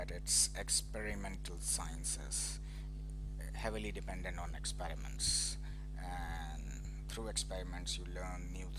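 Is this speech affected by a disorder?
No.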